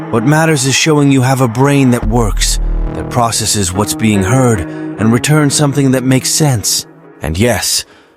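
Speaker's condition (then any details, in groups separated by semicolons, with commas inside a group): No condition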